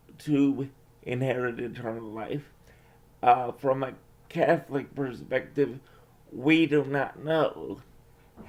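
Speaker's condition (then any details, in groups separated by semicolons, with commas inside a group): Cerebral palsy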